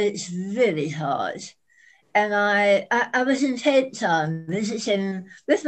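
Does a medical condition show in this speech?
Yes: head and neck cancer.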